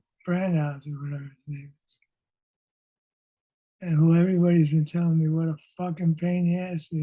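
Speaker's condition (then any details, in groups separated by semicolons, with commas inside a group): Parkinson's disease; lost former character voice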